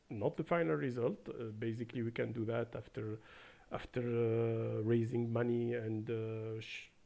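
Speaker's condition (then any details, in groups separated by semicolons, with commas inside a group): No condition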